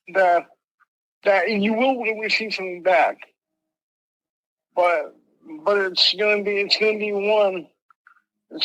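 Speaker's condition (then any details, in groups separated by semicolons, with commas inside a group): Mild cerebral palsy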